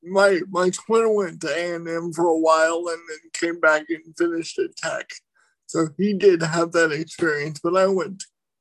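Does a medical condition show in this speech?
Yes: cerebral palsy.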